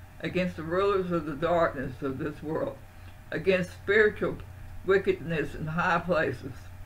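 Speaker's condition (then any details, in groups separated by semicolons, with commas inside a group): Parkinson's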